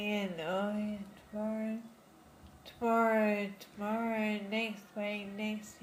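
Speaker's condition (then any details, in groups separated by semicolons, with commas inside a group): Friedreich's ataxia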